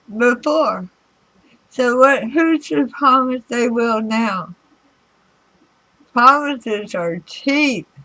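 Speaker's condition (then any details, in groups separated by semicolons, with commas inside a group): Throat cancer radiation damage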